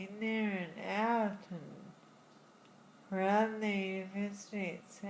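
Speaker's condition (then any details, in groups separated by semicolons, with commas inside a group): Friedreich's ataxia; diagnosed in childhood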